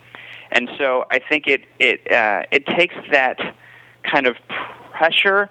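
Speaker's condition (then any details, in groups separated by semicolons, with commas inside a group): Stuttering; prolonged sounds, blocks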